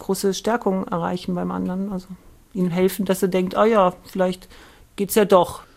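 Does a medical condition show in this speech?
No.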